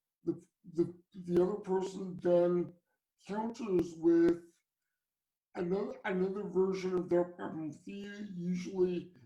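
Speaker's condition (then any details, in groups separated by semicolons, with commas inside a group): Cerebral palsy; from birth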